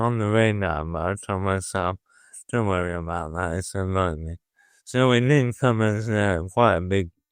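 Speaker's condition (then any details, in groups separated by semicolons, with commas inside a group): Motor neuron disease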